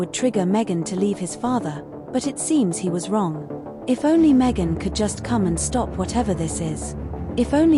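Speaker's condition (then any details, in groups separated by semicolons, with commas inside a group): No condition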